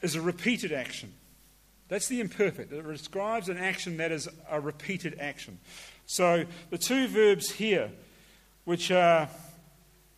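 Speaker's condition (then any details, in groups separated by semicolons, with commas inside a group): No condition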